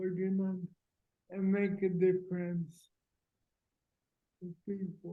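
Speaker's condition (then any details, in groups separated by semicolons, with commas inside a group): Cerebral palsy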